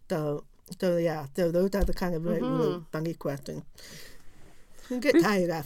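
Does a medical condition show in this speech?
Yes: profound deafness; learned to speak and lip-read in early oral pre-preschool program, encouraged to speak, mainstreamed.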